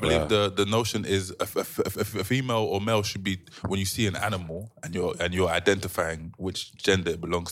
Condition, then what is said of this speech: Stuttering. You know I've been a confident speaker per se, although I do have some issues sometimes with my like stutter.